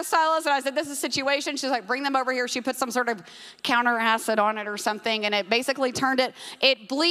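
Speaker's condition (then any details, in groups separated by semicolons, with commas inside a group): No condition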